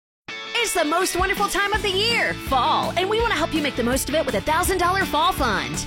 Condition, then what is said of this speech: None; typical speech.